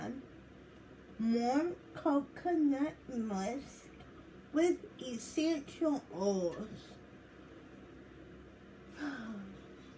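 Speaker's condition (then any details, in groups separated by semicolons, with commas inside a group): Cerebral palsy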